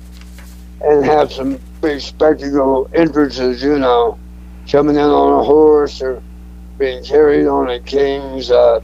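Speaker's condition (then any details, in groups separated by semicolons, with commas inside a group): Throat cancer; cancer survivor, alive and well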